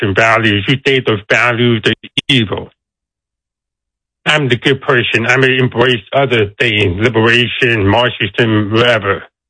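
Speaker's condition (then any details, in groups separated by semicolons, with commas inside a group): Deafness; deaf accent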